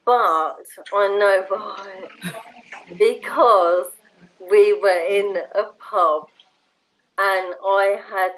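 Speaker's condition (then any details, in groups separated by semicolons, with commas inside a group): Motor neurone disease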